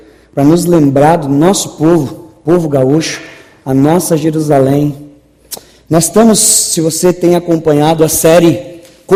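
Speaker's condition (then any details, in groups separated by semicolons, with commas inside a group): No condition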